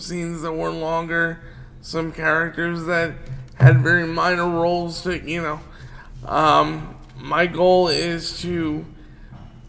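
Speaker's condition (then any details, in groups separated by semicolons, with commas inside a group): Cerebral palsy; wheelchair user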